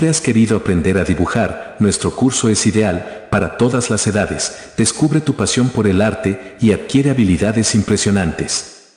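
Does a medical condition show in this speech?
No.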